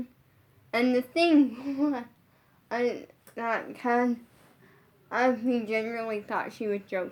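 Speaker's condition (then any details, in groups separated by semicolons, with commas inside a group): Brain injury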